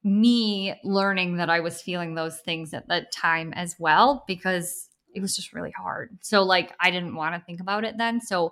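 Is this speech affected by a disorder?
Yes: bilateral cleft lip and palate; congenital, born essentially without palate, unable to breastfeed, infant palatal obturator, multiple surgeries including jaw surgery.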